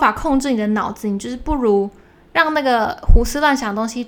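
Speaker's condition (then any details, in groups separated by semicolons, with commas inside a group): No condition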